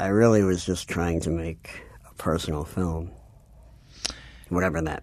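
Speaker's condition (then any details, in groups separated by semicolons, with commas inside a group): Cleft palate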